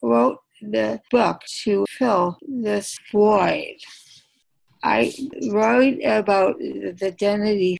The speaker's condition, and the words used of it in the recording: Aphasia. Yes, the aphasia is really difficult to beat.